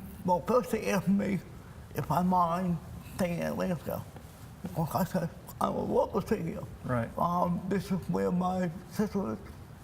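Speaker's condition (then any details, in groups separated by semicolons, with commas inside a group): Cerebral palsy; from birth; speech impairment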